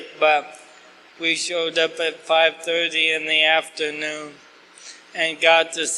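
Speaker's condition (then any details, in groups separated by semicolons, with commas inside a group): ALS; asked to talk slower, clearer, losing voice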